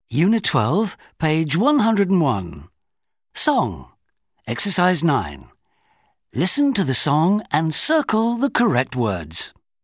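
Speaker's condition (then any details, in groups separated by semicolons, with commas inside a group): No condition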